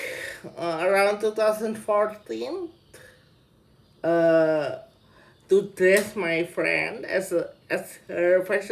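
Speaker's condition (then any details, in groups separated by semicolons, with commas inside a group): Cerebral palsy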